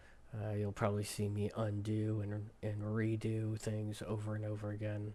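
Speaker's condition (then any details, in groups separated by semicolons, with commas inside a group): No condition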